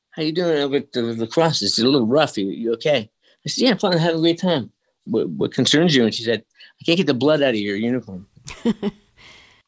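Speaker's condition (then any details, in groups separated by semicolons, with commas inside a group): Early-onset Parkinson's disease; progressive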